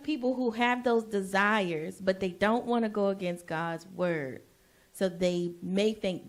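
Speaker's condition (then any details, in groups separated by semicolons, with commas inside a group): No condition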